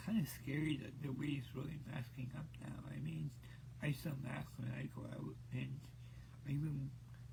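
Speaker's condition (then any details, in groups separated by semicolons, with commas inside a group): Cerebral palsy; present since birth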